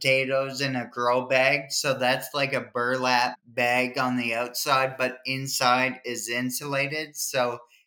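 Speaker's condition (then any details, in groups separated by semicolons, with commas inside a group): Cerebral palsy; trouble remembering multiple tasks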